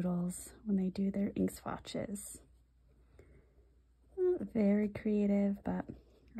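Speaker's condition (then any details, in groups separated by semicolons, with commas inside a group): No condition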